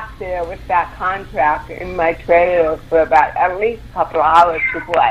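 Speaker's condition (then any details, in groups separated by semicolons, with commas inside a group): Cerebral palsy; involuntary movements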